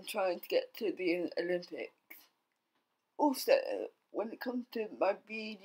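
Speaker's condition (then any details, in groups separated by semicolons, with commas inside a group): Cerebral palsy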